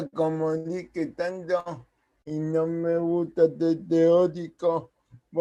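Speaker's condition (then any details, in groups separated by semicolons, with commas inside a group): Cerebral palsy; speaks as if with potato in mouth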